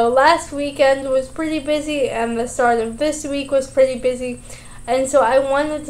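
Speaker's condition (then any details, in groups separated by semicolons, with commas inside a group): Cerebral palsy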